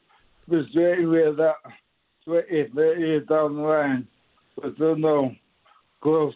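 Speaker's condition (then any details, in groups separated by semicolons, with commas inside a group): Motor neuron disease; diagnosed about 3 years ago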